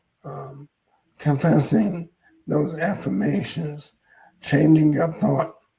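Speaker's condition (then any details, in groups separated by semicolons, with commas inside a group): ALS; hoarse voice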